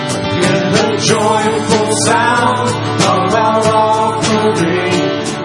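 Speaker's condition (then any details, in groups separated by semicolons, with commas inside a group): No condition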